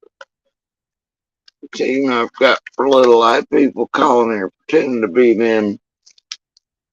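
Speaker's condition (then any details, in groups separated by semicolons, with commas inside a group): Facial paralysis after surgery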